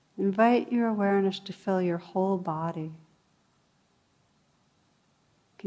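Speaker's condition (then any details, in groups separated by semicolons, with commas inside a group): No condition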